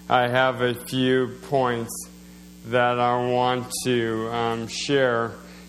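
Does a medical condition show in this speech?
Yes: slowed speech, swallowing problems; reading down about 30 words per minute last year, 50 over two years.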